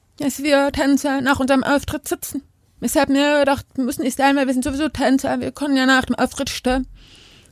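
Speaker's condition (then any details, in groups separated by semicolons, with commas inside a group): Deafness; not hard of hearing, spoken language as mother tongue, hearing school, sign language learned later; speaks aloud and signs, bilingual, voice different and louder, hearing people forget deafness because she speaks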